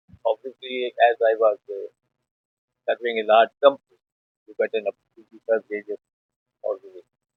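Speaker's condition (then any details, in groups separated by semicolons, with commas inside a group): No condition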